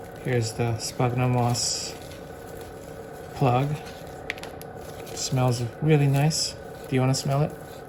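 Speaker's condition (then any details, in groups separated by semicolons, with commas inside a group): No condition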